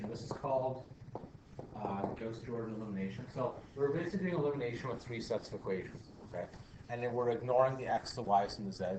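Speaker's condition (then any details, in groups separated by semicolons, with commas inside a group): No condition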